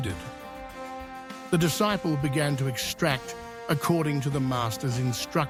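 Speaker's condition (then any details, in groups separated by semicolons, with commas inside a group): No condition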